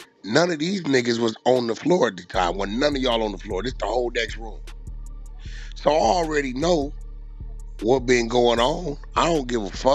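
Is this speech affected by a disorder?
No.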